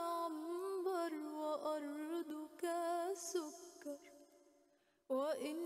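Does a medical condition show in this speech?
No.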